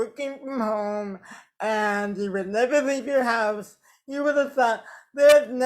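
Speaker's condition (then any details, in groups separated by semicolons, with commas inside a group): Cerebral palsy; affects speech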